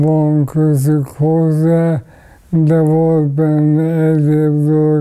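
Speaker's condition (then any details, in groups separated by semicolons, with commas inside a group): ALS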